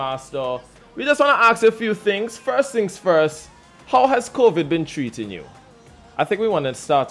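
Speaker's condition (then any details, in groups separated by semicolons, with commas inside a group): No condition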